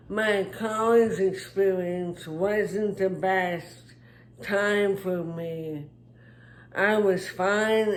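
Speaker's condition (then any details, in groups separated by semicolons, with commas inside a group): Traumatic brain injury; car accident, physical limitations; speech impairment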